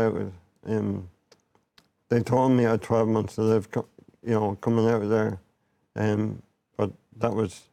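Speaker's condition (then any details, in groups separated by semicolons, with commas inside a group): Motor neurone disease; onset with upper body weakness; speech affected but still clear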